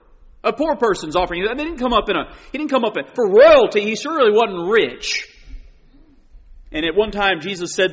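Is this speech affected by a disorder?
No.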